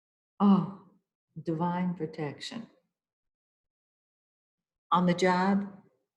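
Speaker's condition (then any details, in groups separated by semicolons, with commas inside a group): No condition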